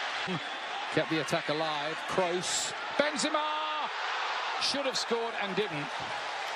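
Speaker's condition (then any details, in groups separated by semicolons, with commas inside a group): No condition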